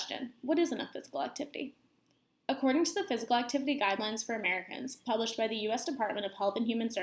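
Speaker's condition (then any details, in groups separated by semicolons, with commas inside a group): No condition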